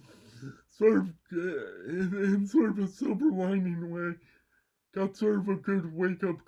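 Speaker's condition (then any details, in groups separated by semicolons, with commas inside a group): Cerebral palsy; mild left side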